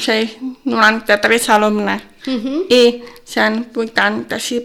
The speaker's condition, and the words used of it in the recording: Deafness. Doncs queda clar, però jo crec que l'entendrem perfectament.